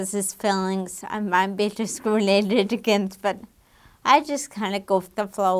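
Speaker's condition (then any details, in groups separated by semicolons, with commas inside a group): Damaged diaphragm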